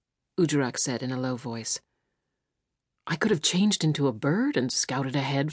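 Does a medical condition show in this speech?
No.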